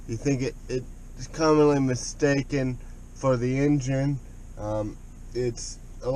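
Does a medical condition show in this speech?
Yes: cerebral palsy, spastic.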